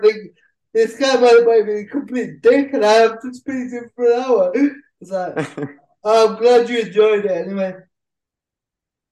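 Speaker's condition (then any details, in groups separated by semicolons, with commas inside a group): Cerebral palsy; uses a wheelchair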